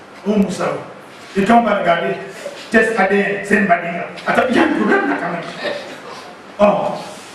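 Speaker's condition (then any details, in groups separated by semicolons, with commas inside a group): No condition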